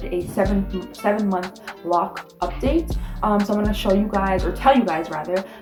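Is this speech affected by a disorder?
No.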